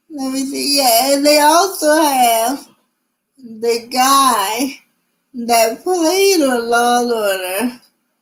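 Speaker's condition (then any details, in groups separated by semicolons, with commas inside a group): Cerebral palsy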